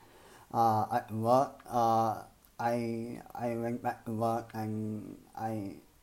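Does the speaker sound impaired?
Yes: cleft palate and lip; developed a very different way of speaking, ongoing speech impediment.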